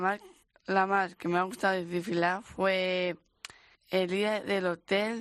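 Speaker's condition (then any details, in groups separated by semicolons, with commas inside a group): Down syndrome; congenital, extra chromosome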